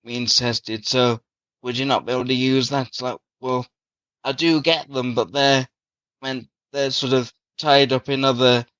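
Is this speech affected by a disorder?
Yes: cerebral palsy.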